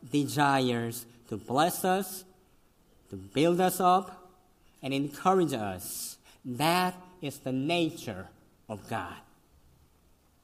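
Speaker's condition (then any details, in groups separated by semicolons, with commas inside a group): Cleft lip and palate; congenital, severe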